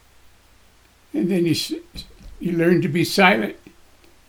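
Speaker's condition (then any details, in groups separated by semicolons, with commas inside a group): Parkinson's disease; voice shakes, body shakes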